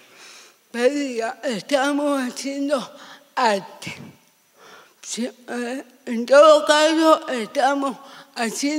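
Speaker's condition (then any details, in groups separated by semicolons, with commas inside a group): Severe cerebral palsy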